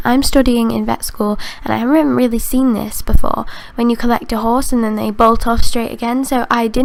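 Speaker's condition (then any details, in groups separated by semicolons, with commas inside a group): No condition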